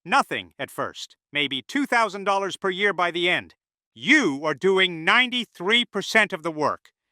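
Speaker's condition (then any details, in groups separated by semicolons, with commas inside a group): No condition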